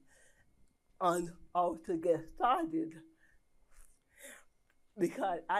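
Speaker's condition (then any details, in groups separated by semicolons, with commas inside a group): Cerebral palsy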